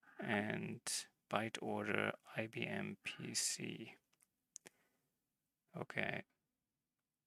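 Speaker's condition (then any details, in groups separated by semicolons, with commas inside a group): No condition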